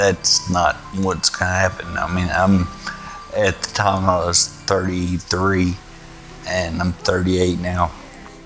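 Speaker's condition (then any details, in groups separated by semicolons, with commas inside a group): Spinocerebellar ataxia type 1; type 1, inherited; worsened from age 30, stem cell treatment, then regressed; slightly slurred, reportedly improved after treatment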